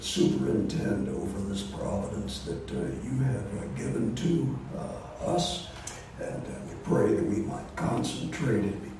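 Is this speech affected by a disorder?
Yes: voice disorder; not contagious.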